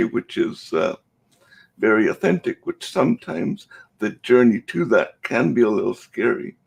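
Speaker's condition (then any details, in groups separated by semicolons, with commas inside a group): Cerebral palsy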